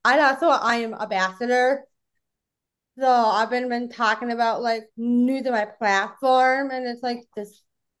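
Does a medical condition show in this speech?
Yes: Down syndrome; Down syndrome from birth, born without esophagus, blocked bowel, surgery right after birth, cord wrapped around throat three times; may be a little hard to understand, mother helps a little, host understood nearly everything, host once asked for a repeat.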